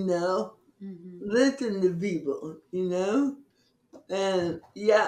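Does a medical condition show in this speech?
Yes: cerebral palsy; from birth.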